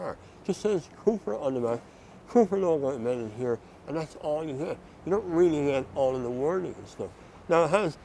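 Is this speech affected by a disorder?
Yes: mouth cancer surgery.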